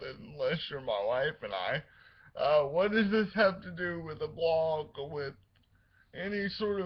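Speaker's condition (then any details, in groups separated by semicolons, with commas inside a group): Cerebral palsy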